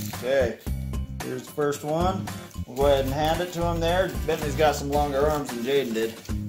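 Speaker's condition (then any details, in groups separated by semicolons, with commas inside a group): No condition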